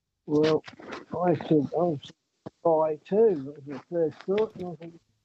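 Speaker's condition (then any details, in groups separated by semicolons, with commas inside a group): Parkinson's; hand tremor; tremor shaking phone during call, changed hands, audio cutting in and out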